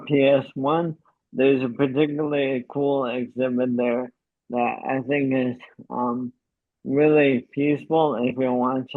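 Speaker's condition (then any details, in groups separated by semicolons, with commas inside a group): ALS; uses pre-recorded voice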